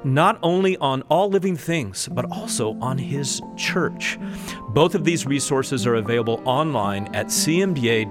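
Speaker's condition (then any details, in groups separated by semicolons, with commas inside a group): No condition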